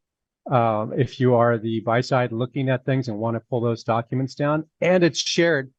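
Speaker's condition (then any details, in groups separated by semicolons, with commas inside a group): No condition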